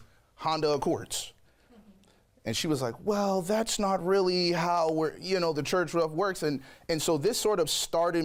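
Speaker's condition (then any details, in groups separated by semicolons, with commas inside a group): No condition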